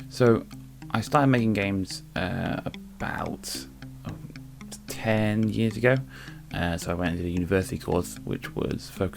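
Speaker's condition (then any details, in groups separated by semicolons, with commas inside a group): No condition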